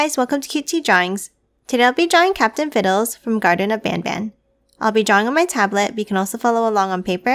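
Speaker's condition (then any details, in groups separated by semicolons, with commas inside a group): No condition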